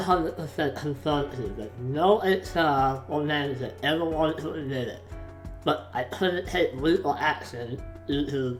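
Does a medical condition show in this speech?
Yes: facial palsy; lifelong speech impediment, cannot speak properly.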